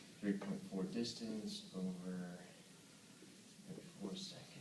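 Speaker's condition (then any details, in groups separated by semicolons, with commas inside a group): No condition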